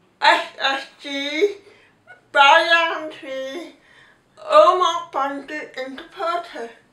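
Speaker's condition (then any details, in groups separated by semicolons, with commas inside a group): Cerebral palsy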